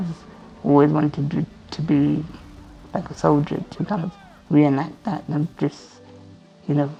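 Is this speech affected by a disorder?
Yes: spinal muscular atrophy; uses voice commands for games.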